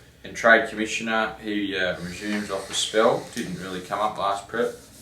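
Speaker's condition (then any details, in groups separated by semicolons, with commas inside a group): No condition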